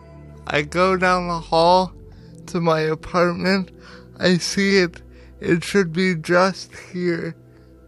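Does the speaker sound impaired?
Yes: cerebral palsy; power wheelchair user.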